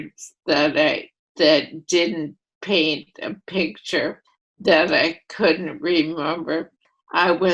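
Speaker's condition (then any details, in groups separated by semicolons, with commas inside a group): Primary lateral sclerosis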